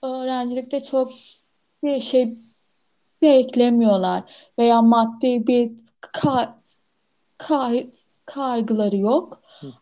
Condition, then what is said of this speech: Stuttering. Ve şu anda işte çok fazla ke kekelesem de engellemiyor